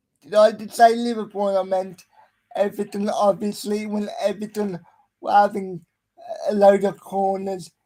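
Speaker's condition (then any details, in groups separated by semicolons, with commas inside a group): Cerebral palsy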